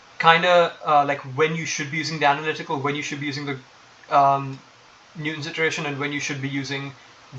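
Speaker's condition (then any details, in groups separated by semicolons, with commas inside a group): No condition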